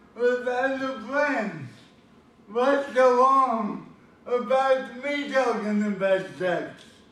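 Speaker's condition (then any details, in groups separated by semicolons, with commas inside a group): Cerebral palsy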